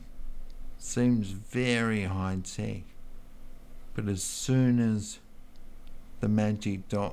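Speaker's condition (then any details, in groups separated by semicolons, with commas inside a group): Multiple sclerosis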